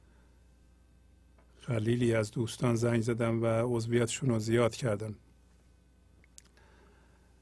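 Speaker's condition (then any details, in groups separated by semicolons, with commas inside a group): No condition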